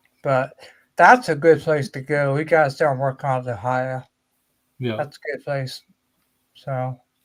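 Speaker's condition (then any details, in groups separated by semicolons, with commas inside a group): Ataxia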